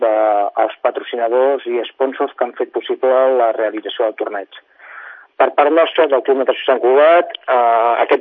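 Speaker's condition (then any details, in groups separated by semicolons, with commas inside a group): No condition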